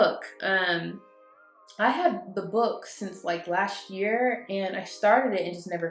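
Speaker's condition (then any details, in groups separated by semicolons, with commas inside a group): No condition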